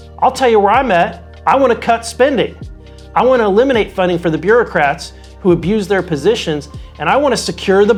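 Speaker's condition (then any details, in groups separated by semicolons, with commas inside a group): No condition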